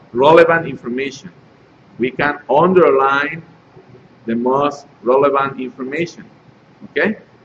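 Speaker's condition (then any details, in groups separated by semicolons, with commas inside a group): No condition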